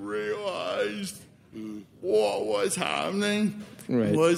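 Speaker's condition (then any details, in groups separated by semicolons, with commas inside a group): Spastic cerebral palsy; obviously affected since childhood, much speech therapy, sounded asleep on phone, may be taken as drunk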